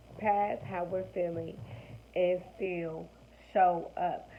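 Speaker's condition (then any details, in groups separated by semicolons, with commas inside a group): Cerebral palsy, spastic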